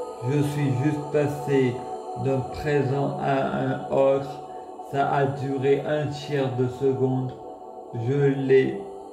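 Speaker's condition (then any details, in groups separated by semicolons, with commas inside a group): Multiple sclerosis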